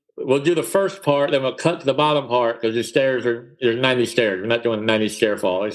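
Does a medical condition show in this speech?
Yes: cleft palate; congenital cleft palate.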